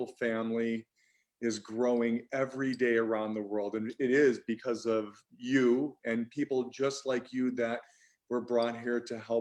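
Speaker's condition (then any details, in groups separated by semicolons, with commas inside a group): No condition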